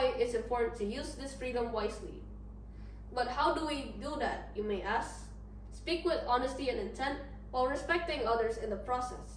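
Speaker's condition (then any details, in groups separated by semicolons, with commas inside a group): No condition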